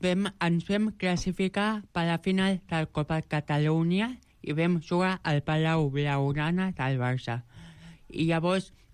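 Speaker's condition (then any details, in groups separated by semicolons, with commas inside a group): Joubert syndrome; present from birth; age 29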